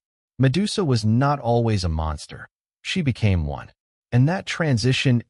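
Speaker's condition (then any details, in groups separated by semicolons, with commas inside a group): No condition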